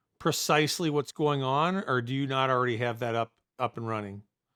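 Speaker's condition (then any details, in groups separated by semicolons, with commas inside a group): No condition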